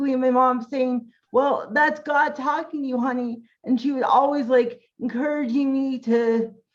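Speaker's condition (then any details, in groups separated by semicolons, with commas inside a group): Cerebral palsy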